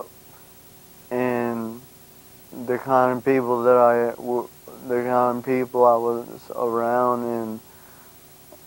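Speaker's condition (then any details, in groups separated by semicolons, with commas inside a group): Brain injury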